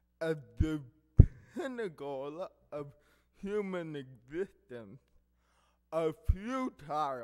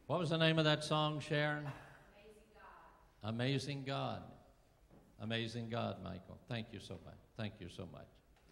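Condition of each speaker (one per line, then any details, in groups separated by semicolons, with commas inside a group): Cerebral palsy; affects hearing and speech
No condition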